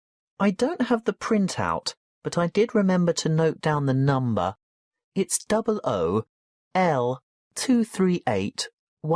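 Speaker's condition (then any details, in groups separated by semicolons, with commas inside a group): No condition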